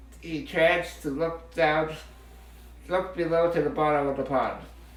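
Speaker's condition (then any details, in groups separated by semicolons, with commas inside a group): Muscular dystrophy, Duchenne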